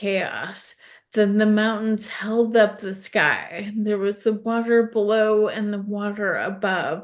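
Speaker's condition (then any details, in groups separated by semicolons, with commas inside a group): ALS; tongue fasciculations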